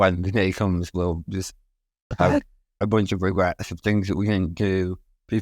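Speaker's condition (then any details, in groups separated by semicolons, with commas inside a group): Spinal muscular atrophy; spinal muscular atrophy type 2 from birth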